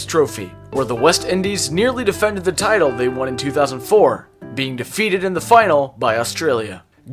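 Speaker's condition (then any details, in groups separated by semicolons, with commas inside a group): No condition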